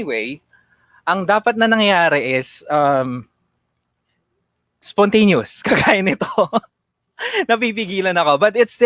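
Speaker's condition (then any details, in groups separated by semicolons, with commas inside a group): No condition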